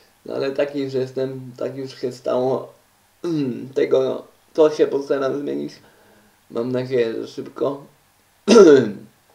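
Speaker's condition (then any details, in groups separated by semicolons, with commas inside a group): Cerebral palsy; uses wheelchair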